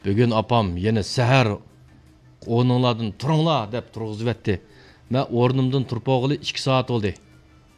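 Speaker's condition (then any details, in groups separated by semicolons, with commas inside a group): No condition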